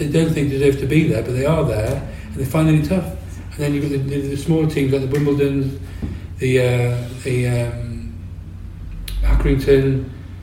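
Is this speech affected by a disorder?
Yes: Parkinson's disease; years since diagnosis, on medication, walking affected, medication helps standing, symptoms worse when inactive.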